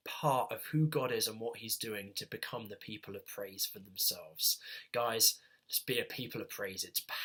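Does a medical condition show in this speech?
No.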